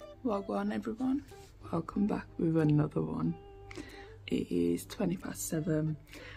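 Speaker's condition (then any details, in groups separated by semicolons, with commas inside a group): No condition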